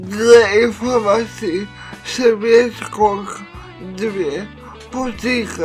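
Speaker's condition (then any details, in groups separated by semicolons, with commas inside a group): Cerebral palsy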